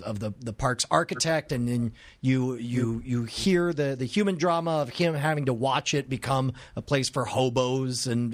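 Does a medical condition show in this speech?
No.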